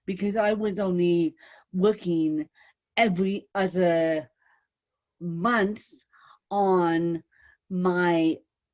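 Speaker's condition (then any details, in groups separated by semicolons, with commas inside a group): Cerebral palsy, mixed, moderate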